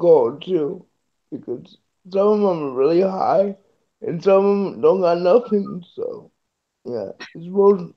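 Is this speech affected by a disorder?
Yes: cerebral palsy.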